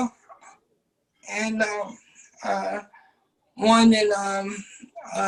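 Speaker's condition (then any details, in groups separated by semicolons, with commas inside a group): Cerebral palsy; uses wheelchair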